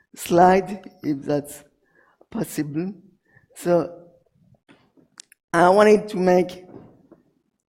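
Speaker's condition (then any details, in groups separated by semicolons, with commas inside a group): Cerebral palsy; premature birth, arms held up; weekly physiotherapy, very stiff without it; hyperventilates without physiotherapy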